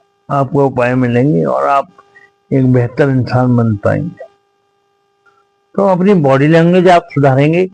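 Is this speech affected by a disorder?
Yes: cerebral palsy.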